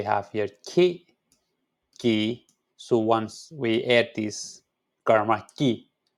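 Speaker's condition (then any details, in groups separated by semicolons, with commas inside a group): No condition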